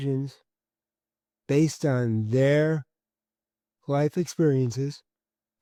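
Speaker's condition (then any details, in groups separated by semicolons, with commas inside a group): Cerebral palsy; born premature, unable to walk in early childhood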